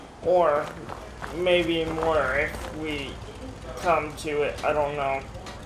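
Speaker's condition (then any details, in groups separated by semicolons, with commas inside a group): Cerebral palsy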